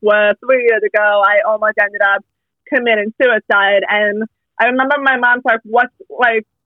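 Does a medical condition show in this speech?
Yes: hearing loss, speech impediment, mild; hearing impairment since birth, relies on lip reading, not deaf, needs clear masks and subtitles; little bit of a speech impediment, speaks better than in childhood; voice sounds different, had intensive speech therapy.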